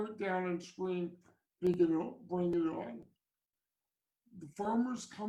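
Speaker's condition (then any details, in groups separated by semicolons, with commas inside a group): Cerebral palsy; from birth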